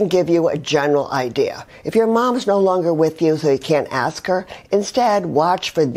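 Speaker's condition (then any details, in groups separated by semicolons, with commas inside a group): No condition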